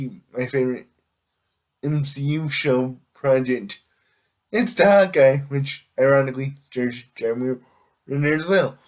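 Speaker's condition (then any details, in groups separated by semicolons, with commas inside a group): Cerebral palsy; able to speak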